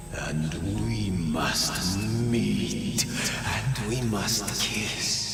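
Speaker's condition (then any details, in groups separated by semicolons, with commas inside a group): No condition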